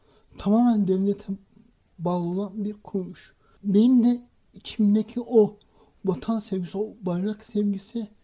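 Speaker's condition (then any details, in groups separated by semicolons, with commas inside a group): Cerebral palsy; from birth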